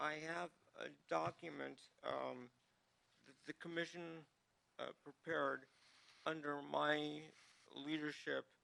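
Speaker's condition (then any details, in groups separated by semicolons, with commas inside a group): Cerebral palsy; needs ramps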